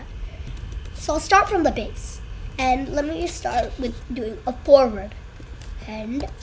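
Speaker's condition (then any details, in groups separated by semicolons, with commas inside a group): No condition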